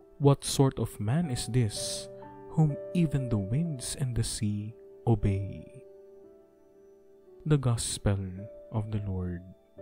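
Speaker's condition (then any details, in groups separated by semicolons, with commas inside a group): No condition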